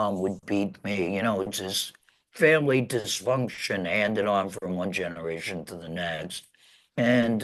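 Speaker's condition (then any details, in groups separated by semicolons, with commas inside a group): Laryngectomy; laryngectomy after throat cancer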